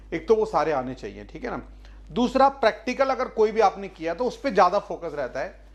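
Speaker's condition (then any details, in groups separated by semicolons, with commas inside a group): No condition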